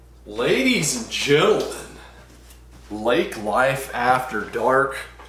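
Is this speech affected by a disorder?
No.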